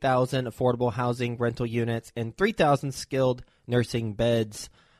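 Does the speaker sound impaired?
No.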